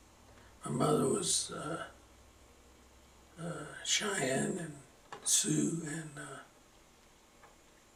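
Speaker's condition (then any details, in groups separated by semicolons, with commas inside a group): Parkinson's; slowing down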